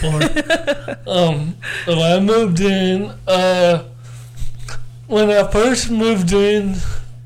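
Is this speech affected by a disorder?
Yes: cerebral palsy; born not breathing.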